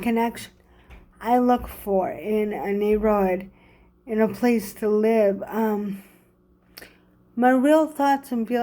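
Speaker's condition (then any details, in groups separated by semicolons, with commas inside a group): Cerebral palsy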